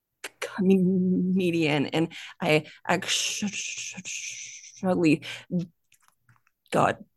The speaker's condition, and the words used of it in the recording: Stuttering. And like when I was younger, my speech was even more severe.